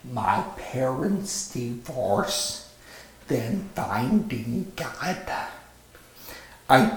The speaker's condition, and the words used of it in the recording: Vocal cord paralysis. I don't even know my musical voice part when I sing.